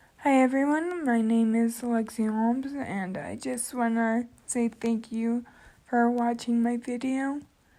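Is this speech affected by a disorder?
Yes: cerebral palsy.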